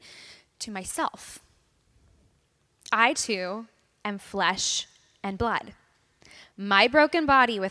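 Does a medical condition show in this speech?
No.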